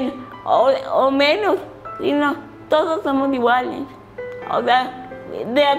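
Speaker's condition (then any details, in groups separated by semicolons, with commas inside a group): Cerebral palsy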